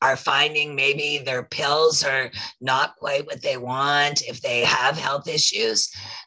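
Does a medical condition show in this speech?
Yes: voice loss after throat polyp; smoker-like voice from throat surgery not smoking, whole voice affected, still recovering.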